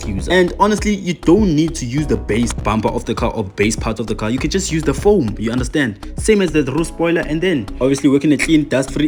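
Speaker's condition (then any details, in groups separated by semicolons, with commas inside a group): No condition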